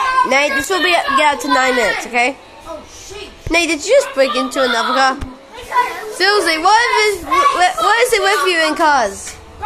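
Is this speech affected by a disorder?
No.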